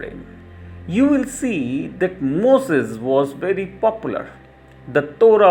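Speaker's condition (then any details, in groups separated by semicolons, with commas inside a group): No condition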